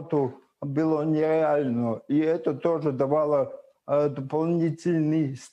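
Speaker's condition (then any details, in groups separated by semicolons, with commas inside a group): Cerebral palsy; from birth, wheelchair, spasticity; initially unintelligible speech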